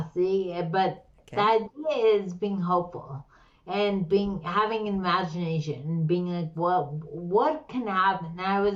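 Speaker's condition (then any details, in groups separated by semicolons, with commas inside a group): Slurred speech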